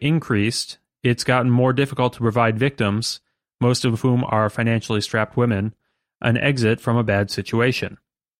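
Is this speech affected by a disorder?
No.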